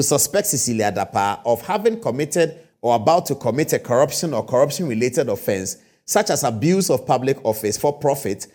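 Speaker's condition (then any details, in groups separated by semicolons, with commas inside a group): No condition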